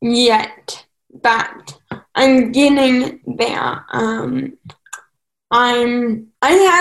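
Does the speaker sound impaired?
Yes: cerebral palsy; needs help with grooming and household tasks.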